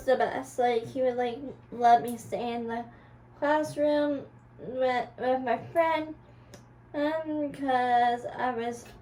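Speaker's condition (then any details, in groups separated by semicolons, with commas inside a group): Cerebral palsy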